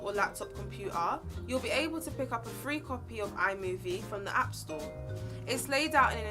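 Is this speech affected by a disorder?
No.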